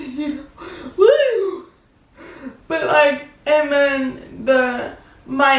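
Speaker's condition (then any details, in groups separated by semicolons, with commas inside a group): Cerebral palsy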